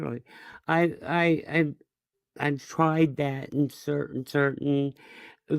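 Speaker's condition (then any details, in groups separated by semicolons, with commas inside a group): Parkinson's disease; four brain surgeries; after 4 brain surgeries; speech less clear, from surgeries and condition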